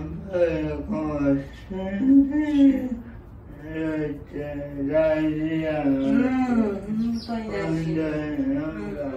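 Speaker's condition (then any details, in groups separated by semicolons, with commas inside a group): Cerebral palsy; severe, uses a wheelchair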